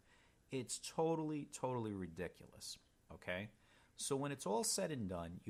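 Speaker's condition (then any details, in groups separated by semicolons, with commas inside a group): No condition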